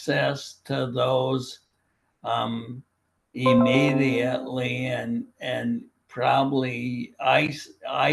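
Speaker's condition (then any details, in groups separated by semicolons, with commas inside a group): Primary lateral sclerosis, bulbar onset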